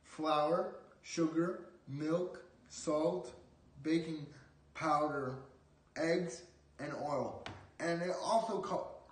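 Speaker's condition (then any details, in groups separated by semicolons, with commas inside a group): Cerebral palsy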